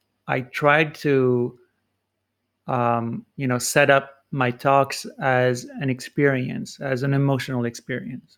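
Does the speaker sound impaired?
No.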